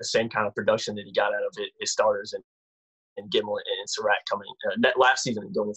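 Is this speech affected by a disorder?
No.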